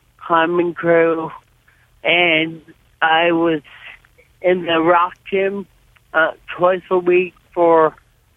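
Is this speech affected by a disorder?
Yes: cerebral palsy, severe.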